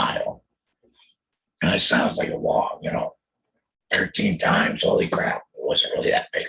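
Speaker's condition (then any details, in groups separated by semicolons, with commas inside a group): Total laryngectomy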